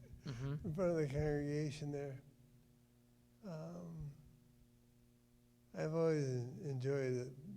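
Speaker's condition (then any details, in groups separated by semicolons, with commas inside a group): Parkinson's disease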